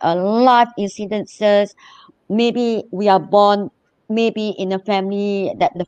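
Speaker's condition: Cleft lip and palate; congenital cleft lip and palate splitting into nose, 8 to 10 surgeries from 3 months to age 30; born with speech impediment from palate break, about 1 to 1.5 years speech therapy

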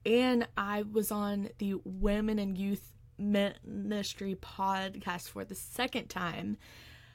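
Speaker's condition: Stuttering; many fears about speaking; blocks

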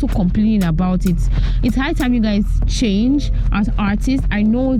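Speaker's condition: No condition

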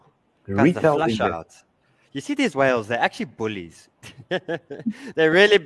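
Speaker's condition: No condition

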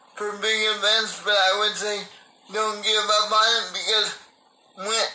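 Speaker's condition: Cerebral palsy; wheelchair user

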